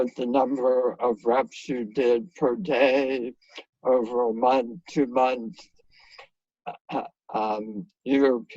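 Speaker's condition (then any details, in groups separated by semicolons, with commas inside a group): Head and neck cancer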